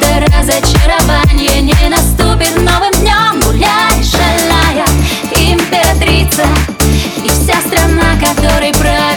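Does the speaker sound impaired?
No.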